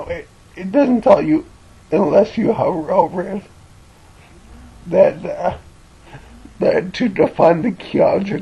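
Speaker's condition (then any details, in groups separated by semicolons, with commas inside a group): Cerebellar ataxia from brain tumour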